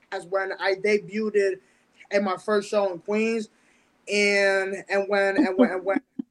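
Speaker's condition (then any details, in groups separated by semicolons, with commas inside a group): Stuttering; mild stutter since about age 10, born with intellectual learning disability, on autism spectrum; certain words don't come out, avoids talking at length on stage; repeated sounds, repeated words, prolonged sounds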